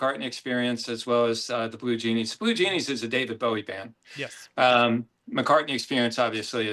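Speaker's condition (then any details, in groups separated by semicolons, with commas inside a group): No condition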